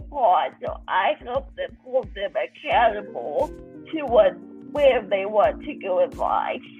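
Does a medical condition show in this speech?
Yes: cerebral palsy.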